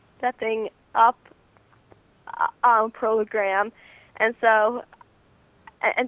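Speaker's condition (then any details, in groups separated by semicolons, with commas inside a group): Stuttering; stuttering since beginning to talk, speech therapy with own speech therapist; about 18, starting college, therapy every two weeks, summer three-session intensive, Friends National Association; needs extra time to speak, letters to teachers, friends avoid filling in words; blocks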